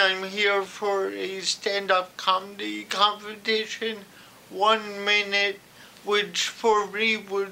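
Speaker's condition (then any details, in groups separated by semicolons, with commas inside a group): Cerebral palsy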